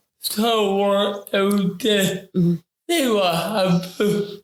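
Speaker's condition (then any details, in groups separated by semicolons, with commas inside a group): Ataxic cerebral palsy; affects talking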